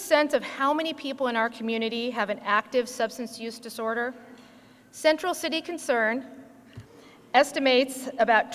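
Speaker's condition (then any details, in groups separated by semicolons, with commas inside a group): No condition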